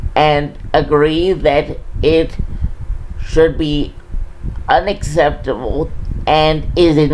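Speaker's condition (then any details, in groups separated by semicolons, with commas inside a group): Cerebral palsy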